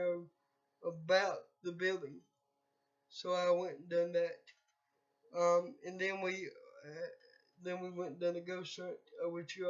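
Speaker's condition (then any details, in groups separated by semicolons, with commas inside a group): Cerebral palsy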